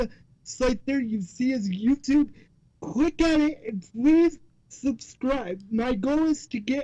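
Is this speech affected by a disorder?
Yes: cerebral palsy.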